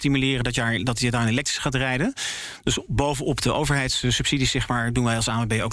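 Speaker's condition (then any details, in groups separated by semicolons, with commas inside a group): No condition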